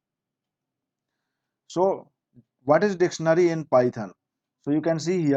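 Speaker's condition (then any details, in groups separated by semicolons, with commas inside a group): No condition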